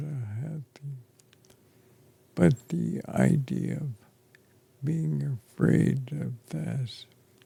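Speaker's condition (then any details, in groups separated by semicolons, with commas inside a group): ALS; affects chest and throat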